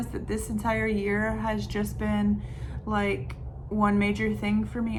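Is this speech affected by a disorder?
No.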